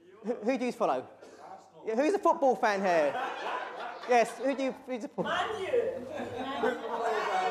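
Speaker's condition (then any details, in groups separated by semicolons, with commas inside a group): No condition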